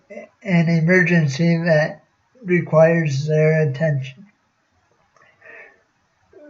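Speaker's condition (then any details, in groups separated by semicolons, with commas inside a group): Cerebral palsy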